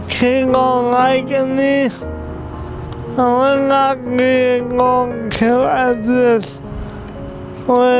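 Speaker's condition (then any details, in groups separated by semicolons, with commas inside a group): Cerebral palsy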